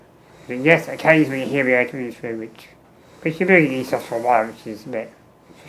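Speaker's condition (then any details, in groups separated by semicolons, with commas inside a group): Muscular dystrophy; muscle wasting weakening lungs, wheelchair user, tracheostomy; ventilator via tracheostomy for 15 years, low lung capacity; speech in spurts between ventilator breaths, tracheostomy made speaking harder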